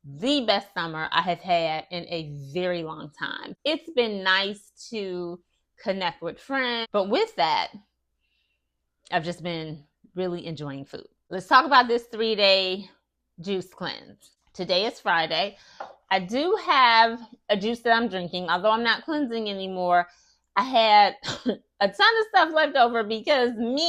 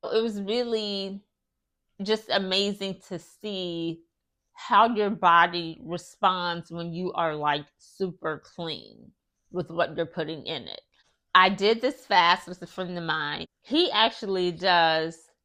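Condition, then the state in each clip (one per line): Myasthenia gravis
Start of extended speaking
After prolonged speaking, fatigued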